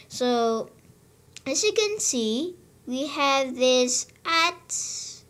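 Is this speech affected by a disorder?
No.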